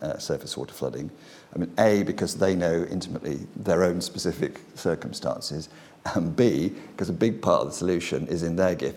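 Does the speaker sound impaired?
No.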